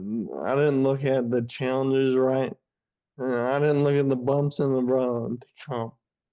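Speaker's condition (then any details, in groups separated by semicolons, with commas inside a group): Friedreich's ataxia; uses wheelchair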